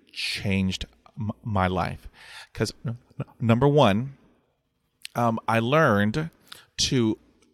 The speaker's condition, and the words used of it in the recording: Stuttering. I carry it everywhere just in case, you know, nothing comes out, because it's random, Matt.